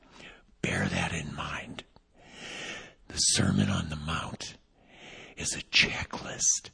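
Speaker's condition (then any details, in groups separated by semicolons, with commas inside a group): Vocal cord paralysis, unilateral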